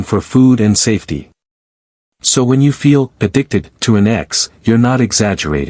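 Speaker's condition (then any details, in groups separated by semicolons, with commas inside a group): No condition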